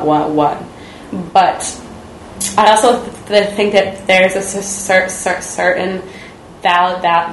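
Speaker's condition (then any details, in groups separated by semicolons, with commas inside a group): Stuttering; stuttering since childhood, speech therapy as child, therapist suggested voluntary stuttering; practising voluntary stuttering, deliberately stuttering more, not avoiding stuttering, addressing fear and shame; stutters a lot in some situations and periods, sometimes hides it by acting as listener, talkative; repeated sounds, prolonged sounds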